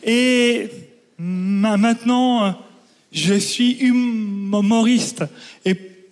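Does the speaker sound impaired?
Yes: stuttering; stuttering since childhood, diagnosed at age 4, first misdiagnosed by psychiatrist as Gilles de la Tourette; still stutters; stutter once taken for acted in classical theatre, deliberately exaggerated stutter at school; here prolonged sounds, blocks.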